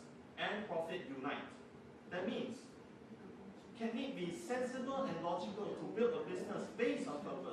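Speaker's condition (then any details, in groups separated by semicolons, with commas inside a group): No condition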